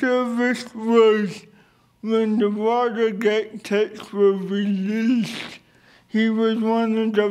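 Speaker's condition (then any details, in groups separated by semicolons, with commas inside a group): Cerebral palsy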